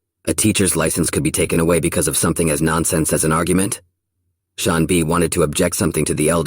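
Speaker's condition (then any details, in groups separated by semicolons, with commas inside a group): No condition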